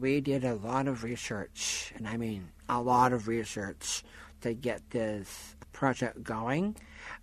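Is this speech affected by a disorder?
Yes: Down syndrome; disability since childhood.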